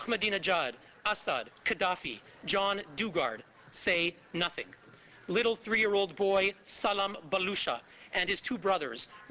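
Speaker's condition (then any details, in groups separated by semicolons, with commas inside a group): No condition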